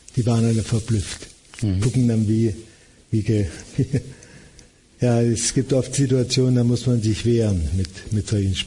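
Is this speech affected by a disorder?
Yes: Parkinson's disease; host asks for his voice to be made louder.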